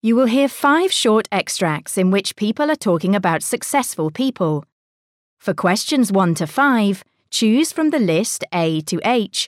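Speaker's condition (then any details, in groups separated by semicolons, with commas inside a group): No condition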